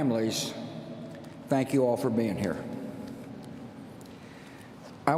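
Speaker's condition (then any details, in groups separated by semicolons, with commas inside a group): No condition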